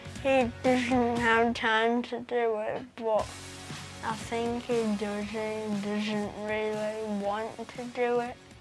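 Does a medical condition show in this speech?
Yes: cerebral palsy; affects walking and talking.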